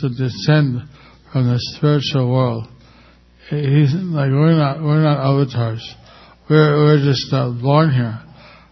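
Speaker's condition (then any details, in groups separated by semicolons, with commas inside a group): Stroke with facial paralysis; one side of face a little paralyzed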